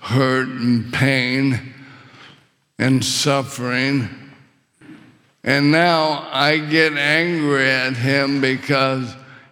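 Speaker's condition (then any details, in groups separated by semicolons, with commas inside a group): ALS; windpipe tightened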